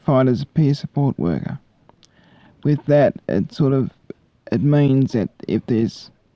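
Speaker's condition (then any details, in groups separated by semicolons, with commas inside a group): Cerebral palsy; cerebral palsy from birth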